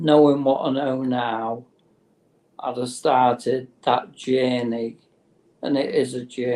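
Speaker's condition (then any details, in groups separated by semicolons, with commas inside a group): Motor neurone disease; terminal, no cure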